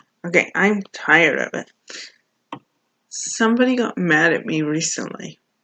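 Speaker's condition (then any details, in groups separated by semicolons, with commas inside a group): Cerebral palsy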